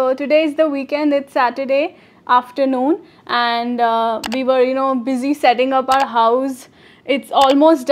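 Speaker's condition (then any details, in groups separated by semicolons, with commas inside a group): No condition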